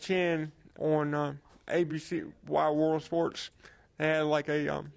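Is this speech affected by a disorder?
Yes: cerebral palsy; diagnosed at early age, more than 30 operations, uses wheelchair; age 46.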